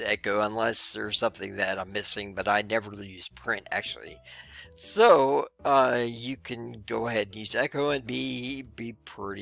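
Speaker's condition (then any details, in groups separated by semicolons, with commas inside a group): No condition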